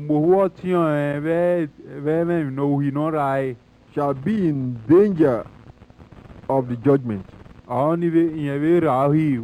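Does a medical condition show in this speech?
No.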